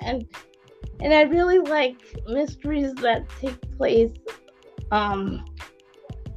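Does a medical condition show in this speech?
Yes: cerebral palsy; from birth, oxygen lack caused brain damage, quadriplegic, uses head or mouth, power chair, Puffin Bluetooth mouse; speaks, controls whole iPhone by iOS voice control, Google Android voice recognition understands better than iOS.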